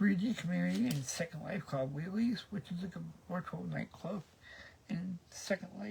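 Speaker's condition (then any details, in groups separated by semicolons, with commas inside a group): Cerebral palsy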